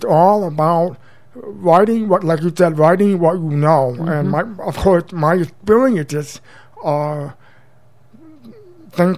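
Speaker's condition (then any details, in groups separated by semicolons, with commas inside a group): Profound deafness since birth; congenital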